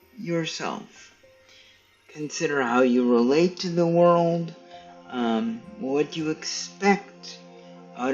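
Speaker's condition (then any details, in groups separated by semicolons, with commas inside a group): Cerebral palsy; stiff muscles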